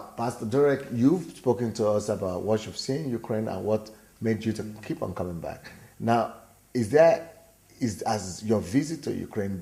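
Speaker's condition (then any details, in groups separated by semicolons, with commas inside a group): No condition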